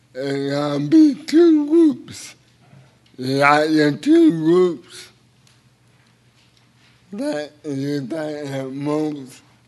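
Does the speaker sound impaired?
Yes: cerebral palsy; speech a little unclear.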